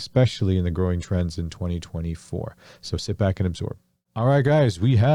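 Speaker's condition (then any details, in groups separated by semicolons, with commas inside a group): No condition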